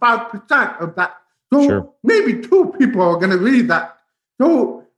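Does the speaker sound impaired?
Yes: profound deafness, bilateral, from spinal meningitis; slight residual hearing when loud.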